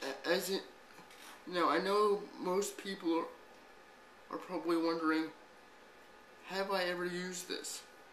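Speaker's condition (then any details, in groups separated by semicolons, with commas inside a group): Cerebral palsy; wheelchair user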